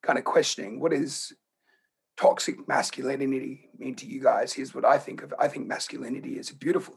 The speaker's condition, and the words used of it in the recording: Throat cancer. Find it hard to project my voice and stuff these days.